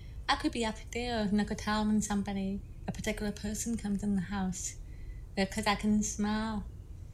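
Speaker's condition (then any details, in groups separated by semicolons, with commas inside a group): Deafness; congenital deafness, lip reading, cochlear implant with 16 electrodes and magnet, 4-week healing wait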